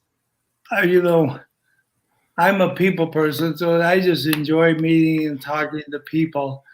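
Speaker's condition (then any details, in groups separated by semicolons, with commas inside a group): ALS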